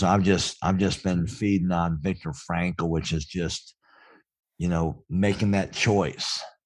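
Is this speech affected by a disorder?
Yes: cleft palate; speech sounded different in childhood, stuttered when nervous as child, afraid of speaking up.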